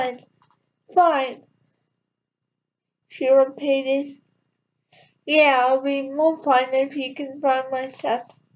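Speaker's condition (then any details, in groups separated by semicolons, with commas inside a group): Cerebral palsy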